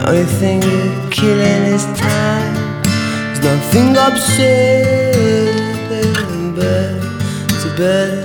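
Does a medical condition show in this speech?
No.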